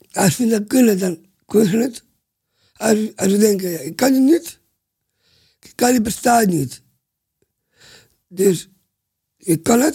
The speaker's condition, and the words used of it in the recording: Down syndrome. Weet het, ik kan goed praten natuurlijk.